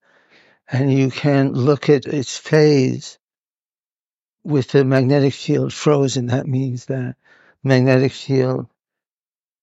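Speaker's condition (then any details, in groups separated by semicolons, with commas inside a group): Parkinson's; now openly displayed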